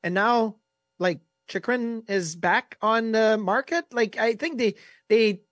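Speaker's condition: No condition

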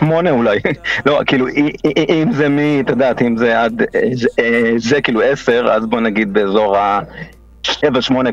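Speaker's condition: Stuttering; stuttering since age 4, can occur in any situation, such as at a bank; age 38, about 34 years since onset; frequent phrase repetitions, many fillers, broken unfinished sentences, word slips; blocks

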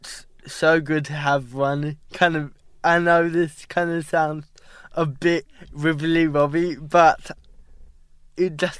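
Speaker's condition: Cerebral palsy; play-based therapy

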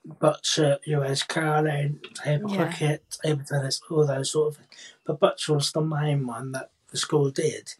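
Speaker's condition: Cerebral palsy, profound hearing loss; primary school speech and language therapy

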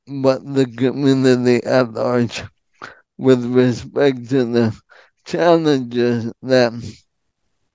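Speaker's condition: ALS; frequent hesitation fillers

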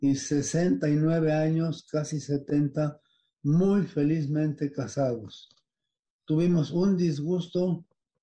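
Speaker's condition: Parkinson's disease; balance

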